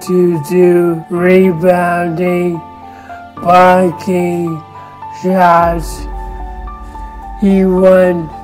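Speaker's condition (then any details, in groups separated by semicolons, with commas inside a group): ALS; speech onset; about one year since speech onset, daily fatigue; losing clear speech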